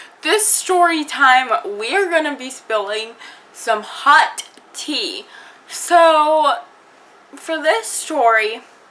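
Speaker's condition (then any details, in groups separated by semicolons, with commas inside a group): Cerebral palsy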